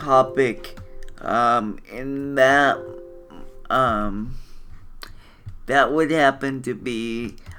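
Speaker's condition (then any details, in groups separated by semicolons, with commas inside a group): Cerebral palsy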